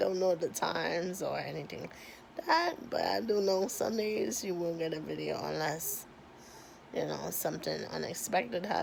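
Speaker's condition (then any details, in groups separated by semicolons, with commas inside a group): Cerebral palsy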